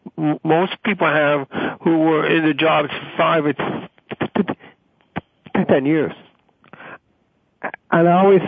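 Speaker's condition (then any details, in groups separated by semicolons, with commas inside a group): Stuttering; stuttering since age eight, onset after teacher experience and shingles; repeated sounds, prolonged sounds, blocks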